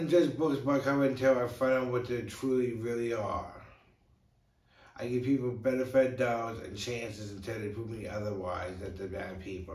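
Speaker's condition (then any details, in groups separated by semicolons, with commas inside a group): Brain injury; tongue cut off at age 5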